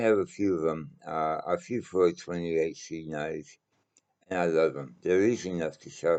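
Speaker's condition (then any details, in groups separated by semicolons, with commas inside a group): Mouth cancer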